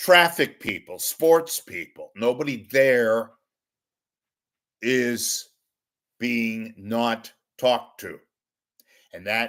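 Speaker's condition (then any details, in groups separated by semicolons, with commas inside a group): No condition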